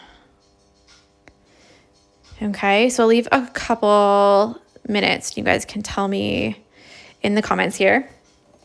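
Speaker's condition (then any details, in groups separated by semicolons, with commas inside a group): No condition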